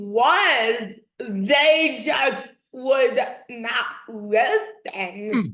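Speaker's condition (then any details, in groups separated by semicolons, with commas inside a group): Dystonia; voice emerged after therapy sessions, previously not talking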